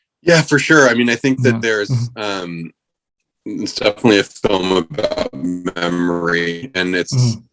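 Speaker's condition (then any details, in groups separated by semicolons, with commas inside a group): No condition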